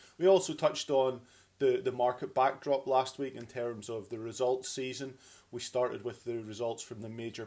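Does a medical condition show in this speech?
No.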